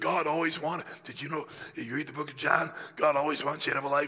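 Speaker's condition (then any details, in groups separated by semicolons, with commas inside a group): Laryngeal cancer after radiation, growth on voice box treated with radiation and chemotherapy; voice gaining strength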